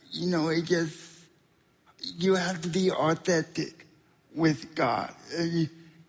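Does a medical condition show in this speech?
Yes: spastic quadriplegic cerebral palsy; diagnosed at 6 months.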